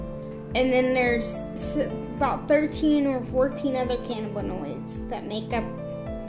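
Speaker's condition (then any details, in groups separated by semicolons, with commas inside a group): Cerebral palsy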